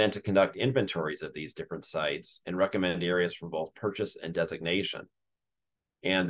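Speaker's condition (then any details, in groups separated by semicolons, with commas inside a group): No condition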